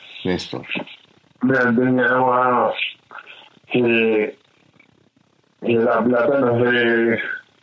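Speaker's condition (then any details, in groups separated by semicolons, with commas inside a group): Cerebral palsy; affects movement and speech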